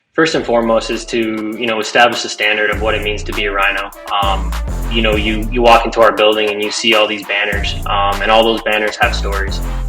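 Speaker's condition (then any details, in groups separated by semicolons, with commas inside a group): No condition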